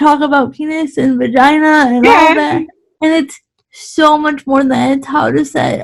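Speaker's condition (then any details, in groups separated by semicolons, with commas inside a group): Cerebral palsy; quadriplegic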